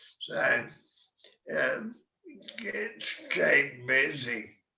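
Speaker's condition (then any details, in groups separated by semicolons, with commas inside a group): MND; slower progressing form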